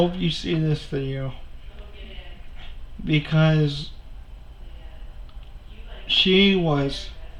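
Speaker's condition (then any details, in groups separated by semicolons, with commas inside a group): Cerebral palsy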